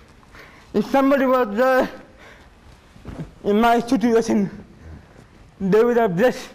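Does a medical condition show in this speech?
Yes: cerebral palsy.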